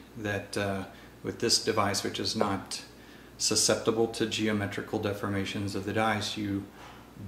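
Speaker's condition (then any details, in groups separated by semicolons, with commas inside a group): No condition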